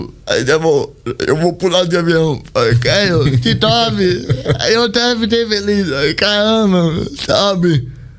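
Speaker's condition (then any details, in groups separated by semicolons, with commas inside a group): Cerebral palsy; speech not normal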